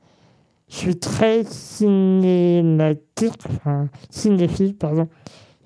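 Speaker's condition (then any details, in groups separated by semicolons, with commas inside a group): Congenital muscular dystrophy; uses graphic tablet with Krita software for digital painting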